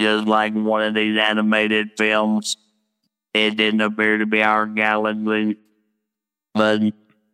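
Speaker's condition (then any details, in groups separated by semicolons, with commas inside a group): Laryngectomy, total laryngectomy with electrolarynx; electric wand held to throat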